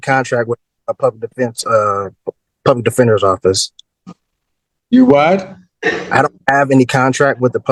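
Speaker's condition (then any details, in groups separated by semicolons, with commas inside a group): No condition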